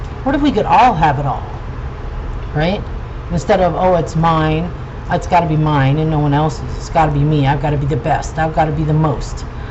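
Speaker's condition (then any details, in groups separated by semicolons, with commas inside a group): No condition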